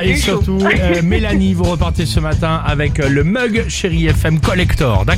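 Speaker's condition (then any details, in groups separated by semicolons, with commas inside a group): No condition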